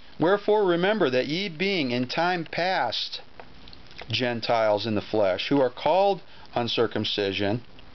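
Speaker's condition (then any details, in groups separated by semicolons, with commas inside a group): No condition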